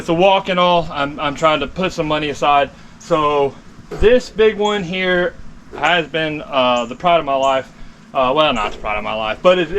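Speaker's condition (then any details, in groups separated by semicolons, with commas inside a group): No condition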